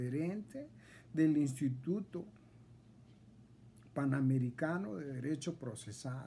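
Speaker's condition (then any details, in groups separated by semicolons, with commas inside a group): No condition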